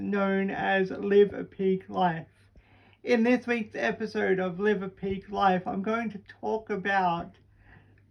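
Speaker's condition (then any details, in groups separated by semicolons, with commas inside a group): Cerebral palsy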